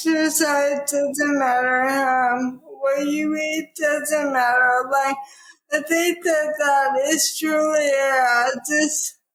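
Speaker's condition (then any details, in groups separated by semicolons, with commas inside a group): ALS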